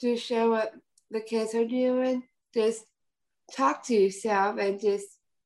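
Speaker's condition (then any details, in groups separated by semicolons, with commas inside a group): Down syndrome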